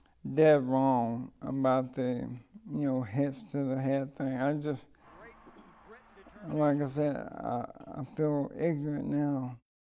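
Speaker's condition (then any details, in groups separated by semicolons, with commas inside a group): ALS; possibly from repeated head hits; diagnosed 3 years ago, progressed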